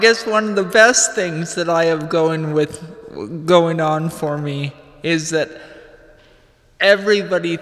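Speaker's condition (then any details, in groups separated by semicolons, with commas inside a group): Cerebral palsy; slight limp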